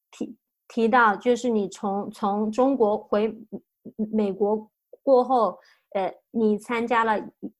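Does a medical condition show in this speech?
Yes: stuttering; stuttering since childhood, grew up without other people who stutter; fear and distress after stuttering worsen own stutter; here repeated sounds, repeated words.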